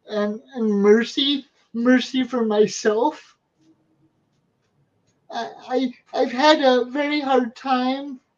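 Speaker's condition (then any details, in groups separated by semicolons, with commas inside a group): Cerebral palsy; wheelchair user, physical therapy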